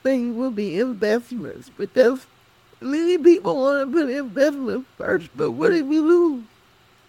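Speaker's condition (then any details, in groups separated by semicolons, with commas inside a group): Cerebral palsy; speech affected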